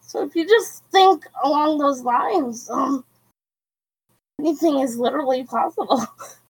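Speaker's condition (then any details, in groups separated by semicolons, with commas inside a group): Cerebral palsy; quadriplegic, brain damage from lack of oxygen at birth, diagnosed about age one, wheelchair user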